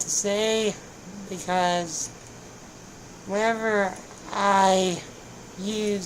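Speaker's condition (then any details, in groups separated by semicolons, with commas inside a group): Spinal muscular atrophy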